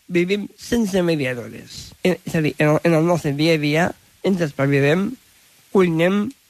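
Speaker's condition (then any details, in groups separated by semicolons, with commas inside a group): Down syndrome; learns at own pace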